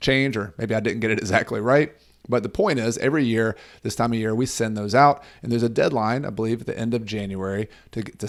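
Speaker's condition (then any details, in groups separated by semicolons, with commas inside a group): No condition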